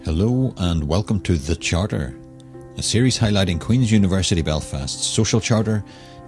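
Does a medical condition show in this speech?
No.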